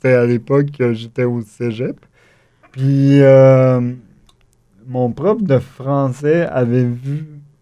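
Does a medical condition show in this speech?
Yes: cerebral palsy; acquired, wheelchair user.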